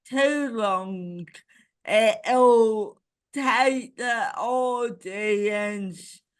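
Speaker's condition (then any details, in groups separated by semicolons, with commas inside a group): Cerebral palsy; ataxic type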